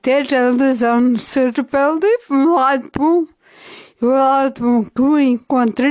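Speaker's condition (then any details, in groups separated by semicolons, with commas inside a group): Ataxia after brain injury; acquired, brain injury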